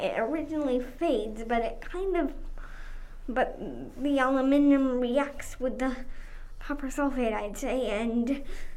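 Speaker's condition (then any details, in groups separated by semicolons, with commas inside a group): Cerebral palsy; legs affected, cannot walk without support, mainly uses walker, wheelchair use reduced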